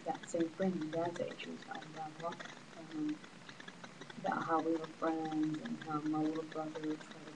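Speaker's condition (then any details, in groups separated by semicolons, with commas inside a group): No condition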